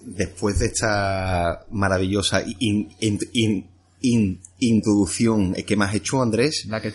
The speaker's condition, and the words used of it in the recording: Stuttering. Y aunque eso ahora lo llevas estupendamente, no siempre fue así y lo has pasado bastante mal.